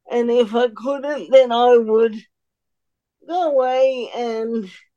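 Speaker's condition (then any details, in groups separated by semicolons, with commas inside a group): Cerebral palsy; uses wheelchair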